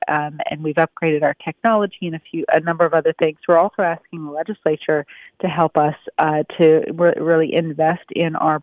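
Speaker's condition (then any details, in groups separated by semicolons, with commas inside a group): No condition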